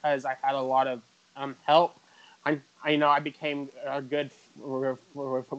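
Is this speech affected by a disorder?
Yes: stuttering; chronic developmental stuttering, onset about age 3 to 3.5 per parents, not outgrown, persisted into adulthood; still stutters, describes it as a communication disability, avoids answering unknown phone calls; here repeated words, prolonged sounds.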